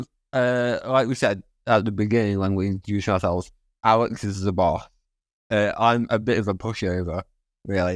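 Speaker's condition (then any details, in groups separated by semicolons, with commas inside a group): Spinal muscular atrophy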